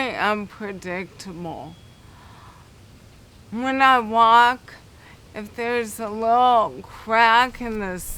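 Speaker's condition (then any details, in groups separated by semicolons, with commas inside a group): Cerebral palsy; affects speech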